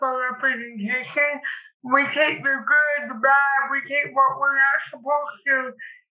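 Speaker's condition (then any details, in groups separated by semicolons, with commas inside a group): Cerebral palsy; cerebral palsy since childhood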